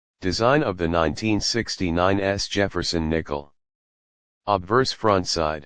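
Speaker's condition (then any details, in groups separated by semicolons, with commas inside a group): No condition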